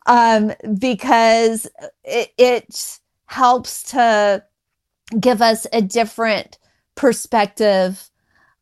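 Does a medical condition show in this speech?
Yes: stuttering; onset at age 8; continues in adulthood, listeners often fill in words; less stutter with funny voice or singing; here repeated sounds, prolonged sounds, blocks.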